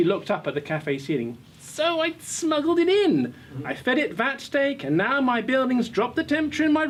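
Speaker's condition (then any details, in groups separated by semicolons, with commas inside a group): No condition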